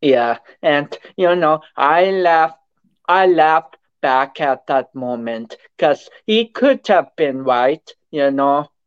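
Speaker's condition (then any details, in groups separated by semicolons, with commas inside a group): Cerebral palsy; affects speech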